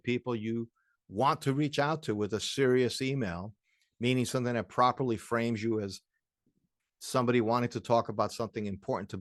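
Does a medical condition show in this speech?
No.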